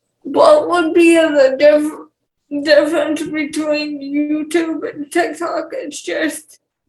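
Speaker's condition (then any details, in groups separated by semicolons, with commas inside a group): Cerebral palsy; wheelchair user; speech issues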